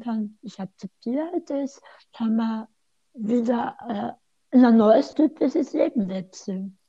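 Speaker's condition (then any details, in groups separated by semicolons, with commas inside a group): Tongue cancer surgery; somewhat impaired, fast, may be unclear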